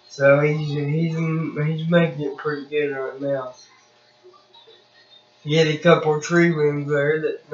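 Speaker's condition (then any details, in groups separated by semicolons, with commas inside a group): Cerebral palsy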